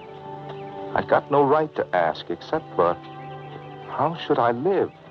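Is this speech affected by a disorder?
No.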